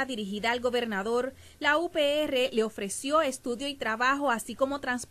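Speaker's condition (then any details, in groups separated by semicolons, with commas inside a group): No condition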